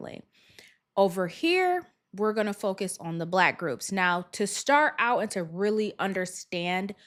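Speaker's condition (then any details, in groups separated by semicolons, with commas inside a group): No condition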